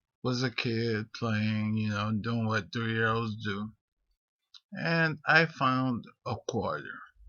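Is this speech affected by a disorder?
Yes: multiple sclerosis; rambling speech.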